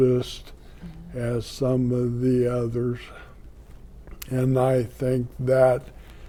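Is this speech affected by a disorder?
Yes: ALS; about two years since diagnosis.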